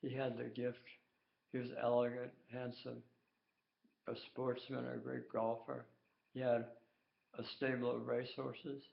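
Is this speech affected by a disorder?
Yes: tongue cancer.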